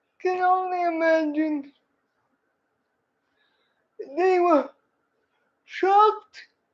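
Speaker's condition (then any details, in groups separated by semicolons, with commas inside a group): Cerebral palsy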